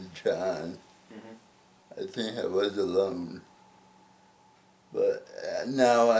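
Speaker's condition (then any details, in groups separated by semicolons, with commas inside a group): Brain injury; right brain injury, struck by car, left side affected; physical therapy, working on walking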